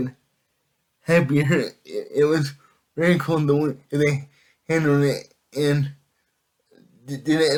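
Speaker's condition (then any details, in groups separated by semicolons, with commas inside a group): Cerebral palsy; affects all muscles; able to speak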